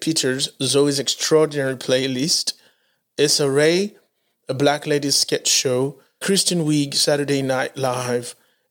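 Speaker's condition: No condition

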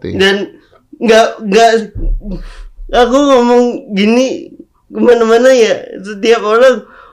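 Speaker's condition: Cerebral palsy; speaking is difficult

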